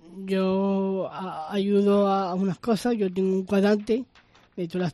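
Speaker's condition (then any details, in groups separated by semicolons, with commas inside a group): Down syndrome; extra chromosome 21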